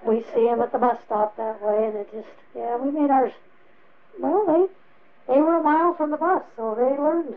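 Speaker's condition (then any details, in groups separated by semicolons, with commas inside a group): No condition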